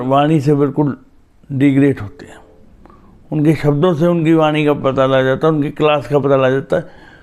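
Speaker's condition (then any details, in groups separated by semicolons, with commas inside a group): Cerebral palsy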